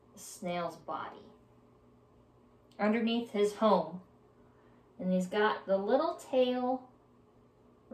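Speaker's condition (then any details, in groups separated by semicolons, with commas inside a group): No condition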